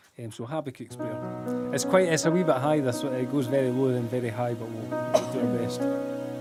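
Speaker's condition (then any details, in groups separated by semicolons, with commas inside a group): No condition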